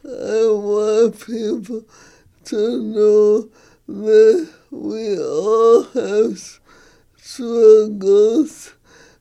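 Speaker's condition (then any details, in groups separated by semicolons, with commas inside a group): ALS; talking more difficult, facial muscles weaker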